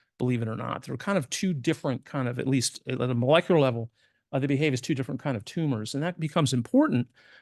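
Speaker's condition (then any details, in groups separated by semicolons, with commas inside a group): No condition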